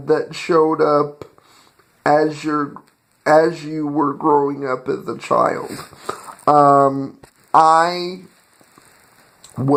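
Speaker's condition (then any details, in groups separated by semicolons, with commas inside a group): Cerebral palsy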